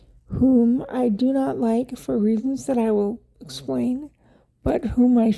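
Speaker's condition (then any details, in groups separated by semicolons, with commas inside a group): Cerebral palsy; wheelchair user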